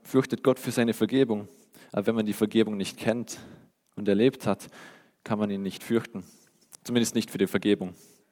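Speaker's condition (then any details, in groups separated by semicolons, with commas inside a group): No condition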